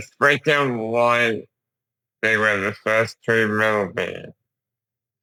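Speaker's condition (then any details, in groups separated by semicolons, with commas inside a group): Duchenne muscular dystrophy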